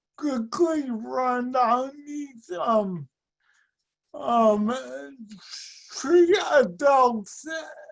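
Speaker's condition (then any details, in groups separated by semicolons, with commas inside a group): Speech and mobility impairment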